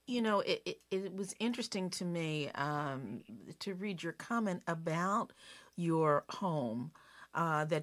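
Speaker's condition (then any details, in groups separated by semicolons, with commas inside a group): No condition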